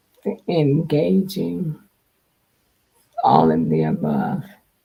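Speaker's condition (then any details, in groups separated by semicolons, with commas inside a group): Multiple sclerosis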